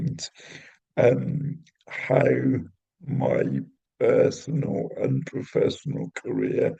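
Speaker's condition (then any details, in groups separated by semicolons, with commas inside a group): Cerebral palsy; intrathecal baclofen pump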